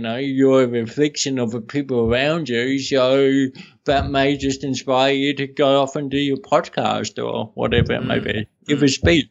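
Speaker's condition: Cerebral palsy; walking and talking predicted as biggest challenges

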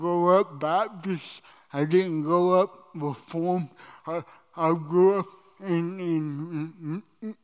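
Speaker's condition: Cerebral palsy

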